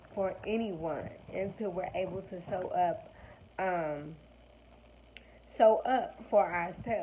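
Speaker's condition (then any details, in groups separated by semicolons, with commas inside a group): Cerebral palsy, spastic; now talking and breathing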